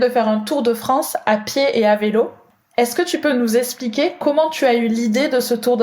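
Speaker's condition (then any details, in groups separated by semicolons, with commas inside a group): No condition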